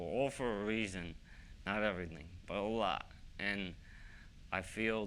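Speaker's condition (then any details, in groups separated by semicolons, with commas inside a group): ALS; young-adult onset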